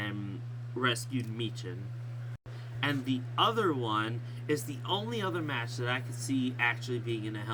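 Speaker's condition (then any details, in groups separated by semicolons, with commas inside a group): No condition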